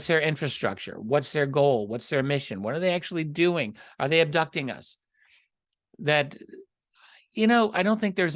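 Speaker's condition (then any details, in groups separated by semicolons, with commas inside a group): No condition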